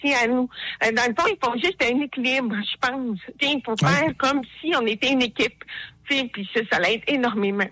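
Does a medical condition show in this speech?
Yes: hearing loss; hard of hearing, disability not very visible.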